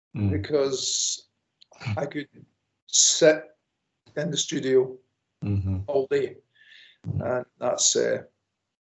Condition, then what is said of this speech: Stuttering. Otherwise, I would not be speaking to you at all right now.